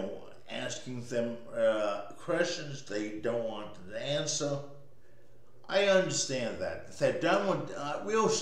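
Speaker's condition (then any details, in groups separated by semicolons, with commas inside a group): Cerebral palsy; speech may sound impaired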